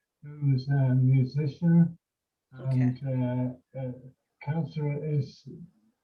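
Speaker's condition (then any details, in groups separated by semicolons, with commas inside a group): Motor neurone disease; affects vocal cords and tongue, constricted speech, hard to understand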